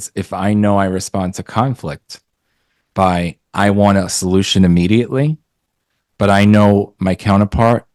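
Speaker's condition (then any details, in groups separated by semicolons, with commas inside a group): No condition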